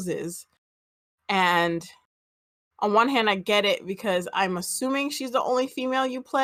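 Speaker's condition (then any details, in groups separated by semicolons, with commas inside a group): No condition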